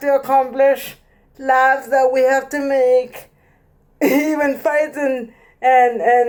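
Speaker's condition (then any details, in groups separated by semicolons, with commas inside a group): Cerebral palsy; present from birth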